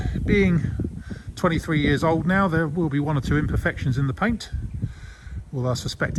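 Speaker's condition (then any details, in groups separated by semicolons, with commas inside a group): No condition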